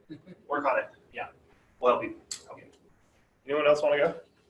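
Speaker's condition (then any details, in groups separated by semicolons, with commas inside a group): No condition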